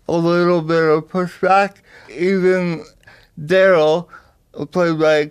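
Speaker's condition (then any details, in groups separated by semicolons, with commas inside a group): Cerebral palsy; power wheelchair user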